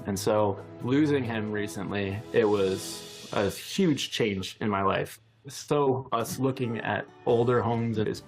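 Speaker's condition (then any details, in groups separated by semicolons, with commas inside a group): No condition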